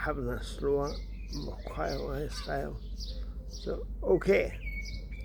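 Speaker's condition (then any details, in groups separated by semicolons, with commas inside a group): Cerebral palsy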